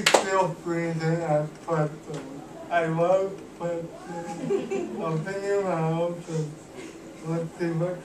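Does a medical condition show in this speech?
Yes: cerebral palsy; cannot walk, uses wheelchair.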